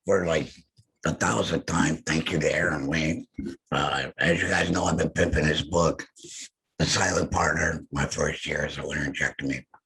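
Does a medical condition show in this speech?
Yes: head and neck cancer; voice lost.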